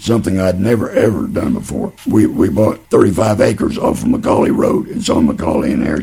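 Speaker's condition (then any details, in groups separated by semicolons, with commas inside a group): Laryngeal cancer; laryngeal cancer following lung cancer diagnosed 2006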